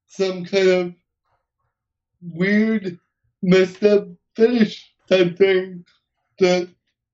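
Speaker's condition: Cerebral palsy; hearing intact

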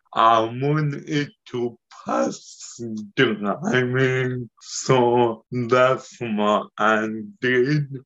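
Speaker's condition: Cerebellar and spinal ataxia; degenerative nervous system disease, works with physio; ataxia affects speech, movement, hand movement, daily activities

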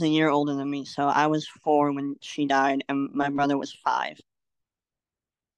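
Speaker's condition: Cleft lip and palate; congenital

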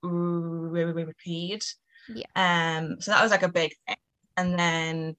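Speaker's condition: Stuttering; onset at age 3, inherited from mother who also stutters, more covertly; age 23, in and out of speech therapy, many therapists, not currently attending; more severe than mother's; repeated sounds

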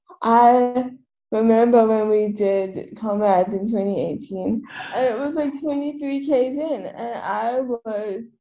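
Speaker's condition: Cerebral palsy; wheelchair user

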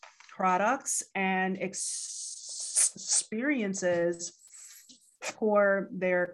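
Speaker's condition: Stuttering; lifelong stutter since grade school, past speech therapy, public speaking since 2014 as fear exposure; public speaking for about 5 years, taken up to face fear of talking; fluency varies day to day, some days very fluent, others not, worries about being understood; prolonged sounds, blocks

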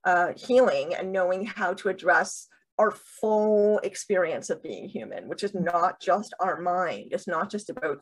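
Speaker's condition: Deafness with cochlear implants, bilateral cochlear implants; uses two cochlear implants

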